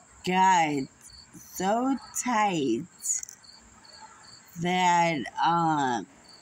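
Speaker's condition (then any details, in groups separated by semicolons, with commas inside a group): Muscular dystrophy; unable to walk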